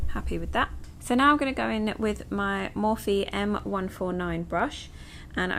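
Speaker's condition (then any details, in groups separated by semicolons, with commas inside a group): No condition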